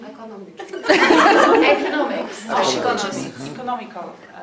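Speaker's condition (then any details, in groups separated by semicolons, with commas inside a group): No condition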